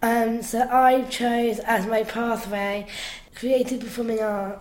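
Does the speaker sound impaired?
Yes: Down syndrome; down syndrome since birth.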